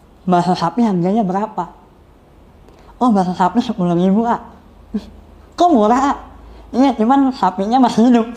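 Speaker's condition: Cleft lip (sumbing); cleft lip (celah bibir) from birth; voice affected, speech unclear by own account, concern about phone calls

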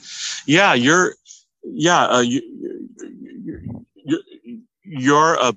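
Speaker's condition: Stuttering; stuttering since at least high school; repeated sounds, prolonged sounds

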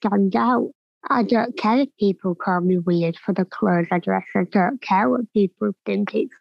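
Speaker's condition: Cleft palate; congenital

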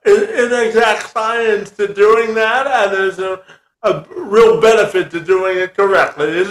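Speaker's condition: Cerebral palsy; severe

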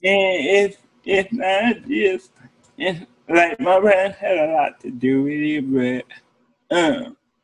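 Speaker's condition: Cerebral palsy; therapists involved in upbringing

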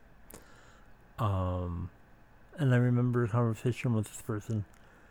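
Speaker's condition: Speech impediment

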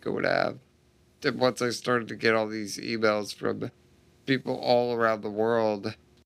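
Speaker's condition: Duchenne muscular dystrophy; diagnosed at age 3

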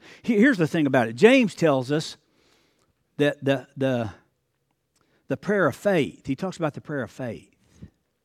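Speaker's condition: No condition

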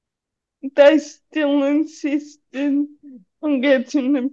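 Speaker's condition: Cerebral palsy; needs hand to hold on steep stairs

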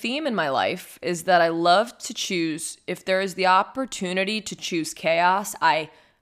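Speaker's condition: No condition

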